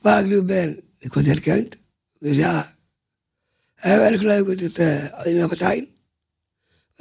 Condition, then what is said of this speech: Down syndrome. Weet het, ik kan goed praten natuurlijk.